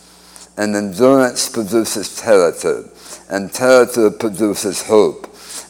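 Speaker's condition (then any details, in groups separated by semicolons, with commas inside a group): Speech impediment after cancer surgery; radiation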